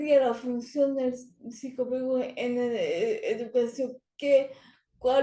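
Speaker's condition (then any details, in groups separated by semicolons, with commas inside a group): Cerebral palsy; speech not very good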